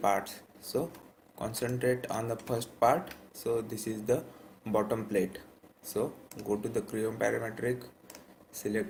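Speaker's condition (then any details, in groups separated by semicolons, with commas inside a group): No condition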